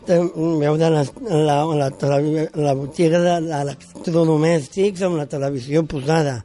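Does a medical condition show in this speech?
Yes: Down syndrome; congenital, born with it, extra chromosome, age 45.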